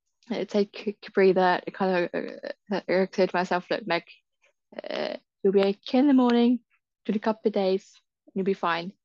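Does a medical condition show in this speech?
Yes: stammer; stammer since school age, about 2 years of therapy, told unlikely to go away; copes in everyday situations, more confident and accepting of own speech, good and bad days; words don't come out, worse when tired, less fluent some days, needs more time and patience; here prolonged sounds.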